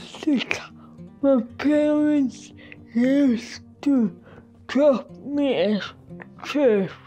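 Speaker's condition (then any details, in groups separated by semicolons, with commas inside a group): Cerebral palsy; severe physical impairment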